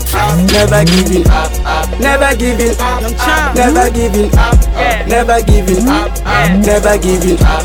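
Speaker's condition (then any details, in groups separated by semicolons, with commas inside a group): No condition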